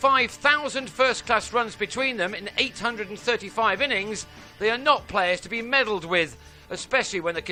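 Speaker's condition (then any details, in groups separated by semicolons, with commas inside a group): No condition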